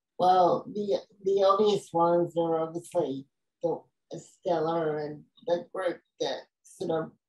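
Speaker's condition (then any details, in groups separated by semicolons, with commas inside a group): Cerebral palsy; diagnosed in childhood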